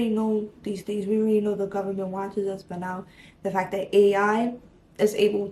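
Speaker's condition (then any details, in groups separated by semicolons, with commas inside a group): No condition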